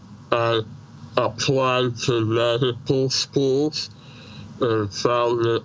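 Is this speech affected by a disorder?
Yes: Treacher Collins syndrome, severe.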